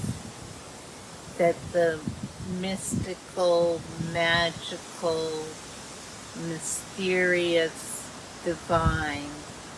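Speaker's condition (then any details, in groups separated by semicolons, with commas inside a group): Dysarthria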